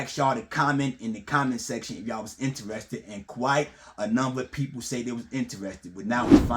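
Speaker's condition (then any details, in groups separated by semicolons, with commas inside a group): No condition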